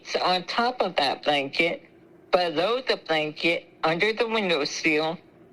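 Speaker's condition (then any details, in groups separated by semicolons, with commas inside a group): Spinal muscular atrophy; from birth, feeding tube, ventilator, suction, cough assist, CPT vest; age 24, ventilator 13+ hours nightly; chewing and swallowing trouble, high choking risk, secretions need suction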